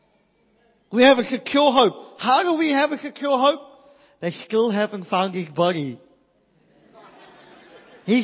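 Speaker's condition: Cleft palate; congenital cleft palate, hole in palate, Pierre-Robin syndrome, affects all ENT, still struggles quite severely; speech most affected, hated own voice until about age 28, could not hear self preach

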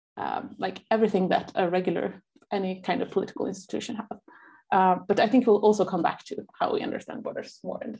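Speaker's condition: No condition

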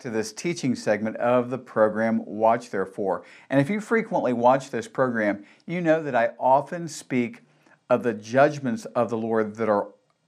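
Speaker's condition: No condition

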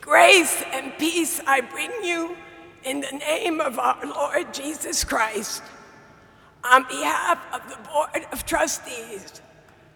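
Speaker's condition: Dysphonia; diagnosed dysphonia; not painful; compromised vocal ability, self-described sultry voice, still able to speak

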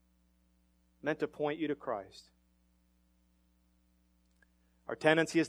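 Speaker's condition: No condition

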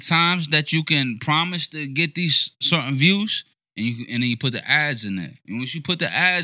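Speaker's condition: No condition

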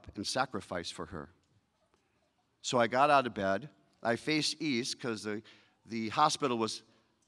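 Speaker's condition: No condition

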